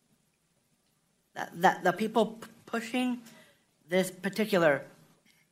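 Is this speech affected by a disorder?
Yes: Down syndrome; intellectual disability, processes information more slowly; testifying before Congress, recorded clip played on podcast.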